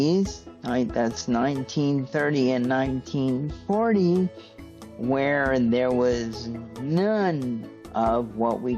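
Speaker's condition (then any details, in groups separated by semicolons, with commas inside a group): Cerebral palsy; stiff muscles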